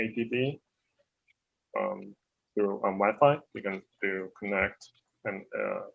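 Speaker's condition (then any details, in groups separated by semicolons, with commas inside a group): No condition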